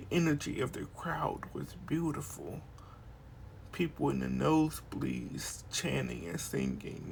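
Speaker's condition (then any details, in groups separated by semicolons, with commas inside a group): Cerebral palsy; wheelchair user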